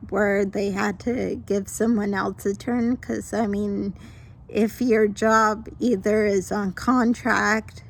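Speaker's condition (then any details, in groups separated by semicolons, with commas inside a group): Mild cerebral palsy; mild form from birth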